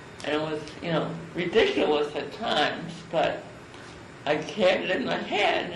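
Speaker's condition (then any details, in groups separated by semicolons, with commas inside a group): Cerebral palsy; from birth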